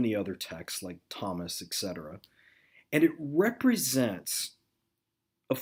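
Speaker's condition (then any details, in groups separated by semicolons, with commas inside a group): No condition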